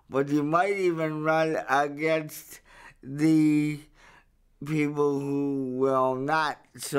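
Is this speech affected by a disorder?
Yes: cerebral palsy; verbal, able to speak up.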